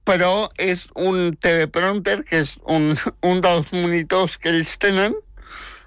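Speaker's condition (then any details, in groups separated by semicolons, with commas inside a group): Spastic tetraplegic cerebral palsy; twin embryo died in complex pregnancy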